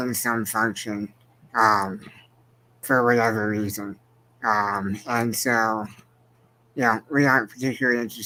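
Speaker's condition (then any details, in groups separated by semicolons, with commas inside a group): Spinal muscular atrophy; progressive, wheelchair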